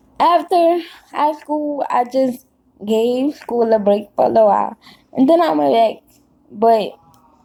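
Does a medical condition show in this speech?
Yes: cerebral palsy; caused by birth stroke.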